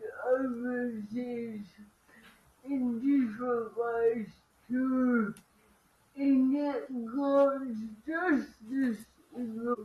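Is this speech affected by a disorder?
Yes: cerebral palsy.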